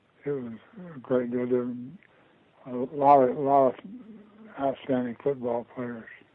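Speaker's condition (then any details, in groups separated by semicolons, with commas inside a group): Parkinson's disease; diagnosed about two years ago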